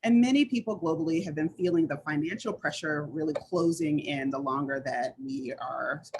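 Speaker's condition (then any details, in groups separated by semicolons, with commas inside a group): No condition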